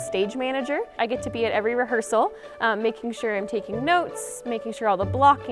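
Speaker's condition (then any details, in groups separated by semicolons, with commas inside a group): No condition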